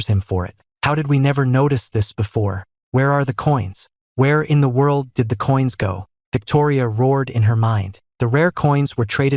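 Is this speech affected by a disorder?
No.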